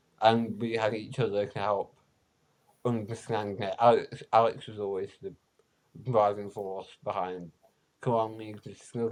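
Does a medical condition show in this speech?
Yes: spinal muscular atrophy.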